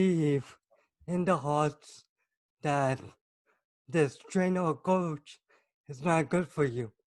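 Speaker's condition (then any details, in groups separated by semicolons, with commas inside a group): Cerebral palsy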